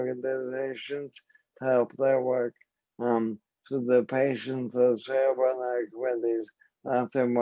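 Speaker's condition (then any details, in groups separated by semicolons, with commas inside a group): ALS; voice and hands affected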